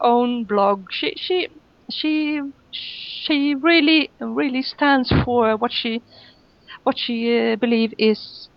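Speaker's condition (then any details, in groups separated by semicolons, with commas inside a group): Stuttering; stutter with silent blocks, freezes, body movements and tics, major stuttering on oral presentations; stutters a lot in this recording, recording stress increases stutter; slow, clear, articulated speech, mostly fluent in English and Swedish, more stuttering in Dutch, German, French; repeated words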